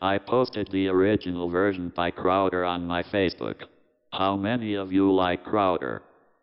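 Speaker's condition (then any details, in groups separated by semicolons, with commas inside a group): Cerebral palsy, speech-generating device; cerebral palsy diagnosed at age 4, brain injury to cerebellum, cannot walk, uses wheelchair; own speech hard to understand, talks and sings through speech software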